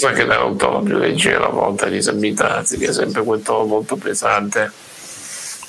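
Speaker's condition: Duchenne muscular dystrophy; ventilator enables speaking and more autonomous breathing

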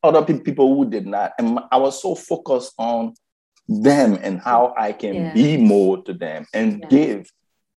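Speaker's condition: Stuttering; stuttering first noticed by mother around age 8, self-conscious about it from early teens after mother left Liberia; still has fear and insecurities around stuttering, five years in Toastmasters, former club president; fear of speaking, skipped ninth grade valedictorian speech, won Toastmasters club speech contest; repeated sounds

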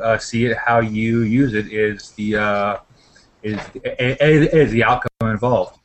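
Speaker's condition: Stuttering; onset around age 10, extensive past speech therapy; stutter once experienced as an inability to speak; repeated sounds, prolonged sounds

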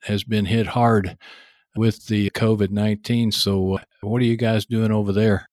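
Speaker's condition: No condition

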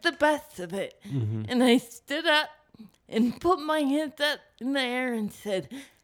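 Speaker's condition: Cerebral palsy; wiggles a lot, falls at times

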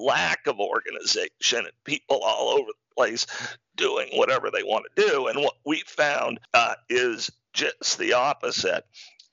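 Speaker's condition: Spasmodic dysphonia; partial loss of voice

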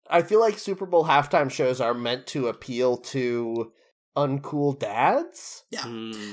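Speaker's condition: No condition

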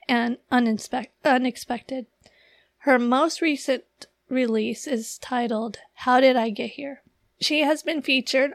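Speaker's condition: No condition

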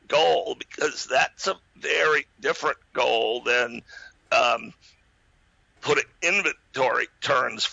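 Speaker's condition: Spasmodic dysphonia; about 10 years since onset

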